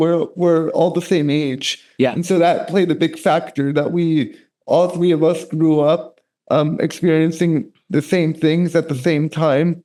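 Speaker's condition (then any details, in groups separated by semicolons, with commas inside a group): Cerebral palsy; all four limbs, wheelchair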